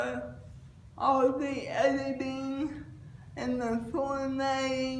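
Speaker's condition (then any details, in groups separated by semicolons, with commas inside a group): Cerebral palsy; since childhood, types with one hand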